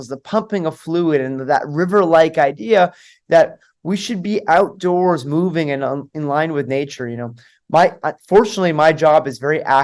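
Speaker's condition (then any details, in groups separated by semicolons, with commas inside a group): No condition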